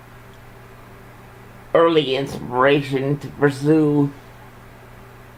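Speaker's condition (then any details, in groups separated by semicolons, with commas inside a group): Cerebral palsy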